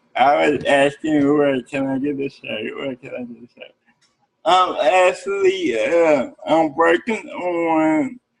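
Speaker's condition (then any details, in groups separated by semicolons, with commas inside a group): Cerebral palsy; from birth; speech therapy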